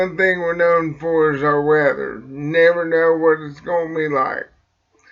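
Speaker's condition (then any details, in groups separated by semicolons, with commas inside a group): Cerebral palsy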